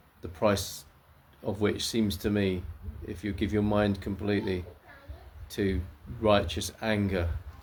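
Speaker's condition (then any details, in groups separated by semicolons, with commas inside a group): No condition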